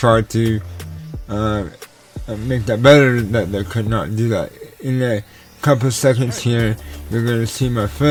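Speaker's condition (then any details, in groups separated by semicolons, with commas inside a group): Cerebral palsy; tends to mess up words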